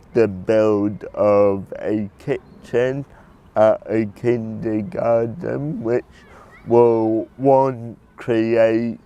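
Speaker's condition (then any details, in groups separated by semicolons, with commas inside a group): Cerebral palsy; early prognosis of never talking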